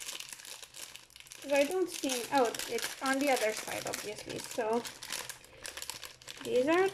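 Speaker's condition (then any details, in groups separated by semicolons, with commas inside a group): No condition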